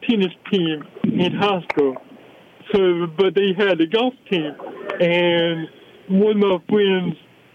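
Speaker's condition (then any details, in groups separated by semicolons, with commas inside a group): Cerebral palsy; balance issue; noticing physical decline, returning to physical therapy after little therapy last year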